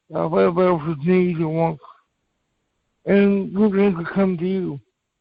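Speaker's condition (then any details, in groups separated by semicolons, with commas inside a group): Cerebral palsy; from birth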